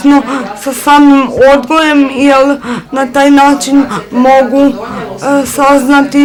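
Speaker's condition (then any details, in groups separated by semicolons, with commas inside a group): Cerebral palsy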